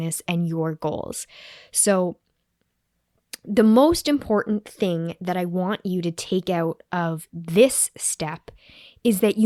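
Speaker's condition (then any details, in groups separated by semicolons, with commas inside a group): No condition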